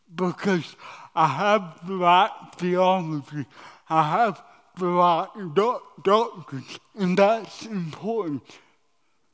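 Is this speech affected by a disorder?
Yes: cerebral palsy.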